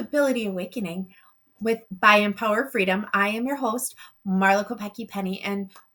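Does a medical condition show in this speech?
No.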